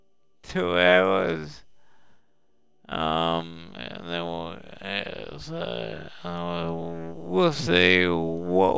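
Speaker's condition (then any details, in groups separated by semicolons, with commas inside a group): Cerebral palsy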